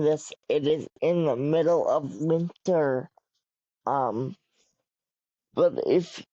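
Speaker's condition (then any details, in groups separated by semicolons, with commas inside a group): Cerebral palsy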